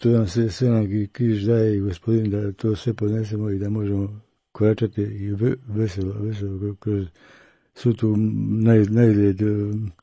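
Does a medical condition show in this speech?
Yes: Parkinson's disease; Parkinson's disease for several years, diagnosed in adulthood, recent rehabilitation stay in Šibenik.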